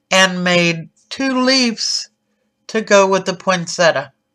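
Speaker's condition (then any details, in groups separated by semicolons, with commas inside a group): No condition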